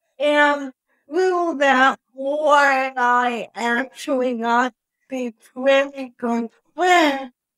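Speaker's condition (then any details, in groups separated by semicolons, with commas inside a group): Cerebral palsy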